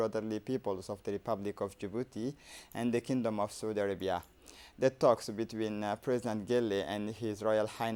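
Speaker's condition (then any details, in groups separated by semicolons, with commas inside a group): No condition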